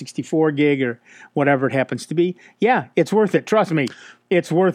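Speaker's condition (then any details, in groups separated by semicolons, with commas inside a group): No condition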